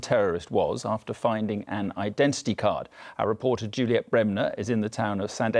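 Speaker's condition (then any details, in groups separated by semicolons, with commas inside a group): No condition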